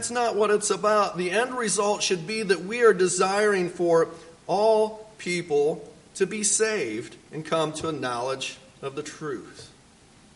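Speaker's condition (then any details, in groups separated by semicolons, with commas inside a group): No condition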